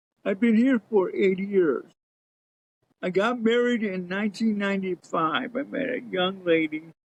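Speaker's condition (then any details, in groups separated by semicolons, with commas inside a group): Cerebral palsy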